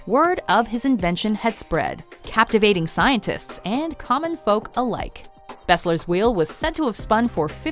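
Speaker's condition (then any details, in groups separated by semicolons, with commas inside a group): No condition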